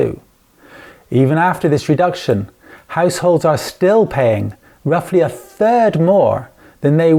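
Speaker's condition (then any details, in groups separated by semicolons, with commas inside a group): No condition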